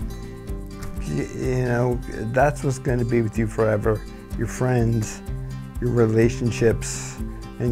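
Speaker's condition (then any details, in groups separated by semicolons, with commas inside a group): ALS; two or more years since diagnosis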